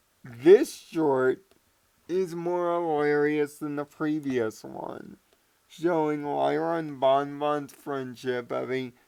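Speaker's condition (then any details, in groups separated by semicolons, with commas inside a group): Cerebral palsy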